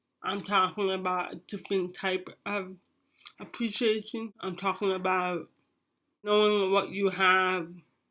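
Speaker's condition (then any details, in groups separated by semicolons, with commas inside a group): Cerebral palsy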